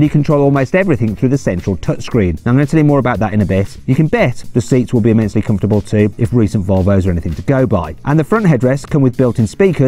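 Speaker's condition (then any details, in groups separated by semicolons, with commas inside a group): No condition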